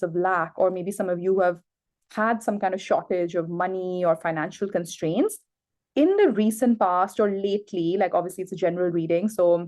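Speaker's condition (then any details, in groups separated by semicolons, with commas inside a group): No condition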